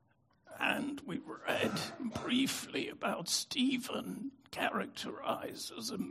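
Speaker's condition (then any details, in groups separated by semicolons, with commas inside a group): Spasmodic dystonia; prior stroke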